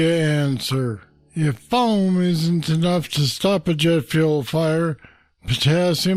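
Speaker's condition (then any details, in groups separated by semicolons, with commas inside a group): Parkinson's disease; deep brain stimulators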